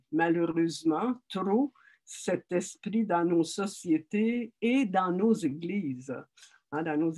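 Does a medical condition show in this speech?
No.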